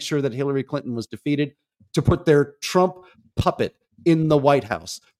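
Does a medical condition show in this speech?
No.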